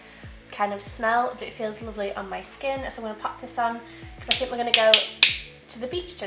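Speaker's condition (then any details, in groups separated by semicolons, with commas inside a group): No condition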